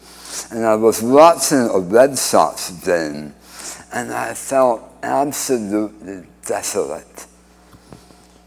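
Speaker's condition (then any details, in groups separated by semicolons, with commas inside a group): Speech impediment after cancer surgery; oral cancer 31 years ago, radiation, 2015 recurrence, two-thirds tongue removed at Hartford Hospital, forearm flap; speech impediment from reconstructed tongue tied to mouth floor, no speech with tracheostomy after surgery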